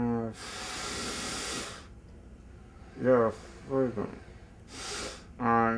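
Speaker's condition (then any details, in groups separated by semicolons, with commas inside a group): Muscular dystrophy; homebound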